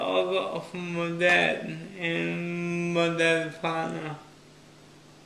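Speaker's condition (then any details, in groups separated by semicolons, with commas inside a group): Cerebral palsy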